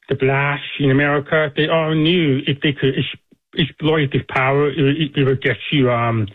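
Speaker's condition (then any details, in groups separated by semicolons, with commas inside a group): Deafness; speaks with deaf accent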